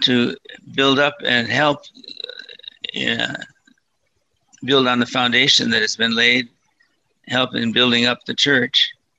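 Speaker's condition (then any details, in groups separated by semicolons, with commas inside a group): Parkinson's disease, mild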